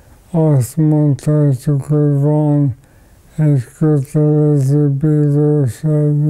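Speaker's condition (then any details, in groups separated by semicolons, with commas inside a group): ALS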